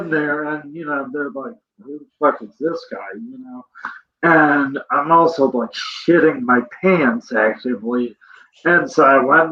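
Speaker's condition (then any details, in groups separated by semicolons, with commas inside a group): Cerebral palsy; present from birth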